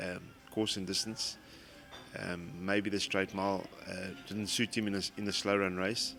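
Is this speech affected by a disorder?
No.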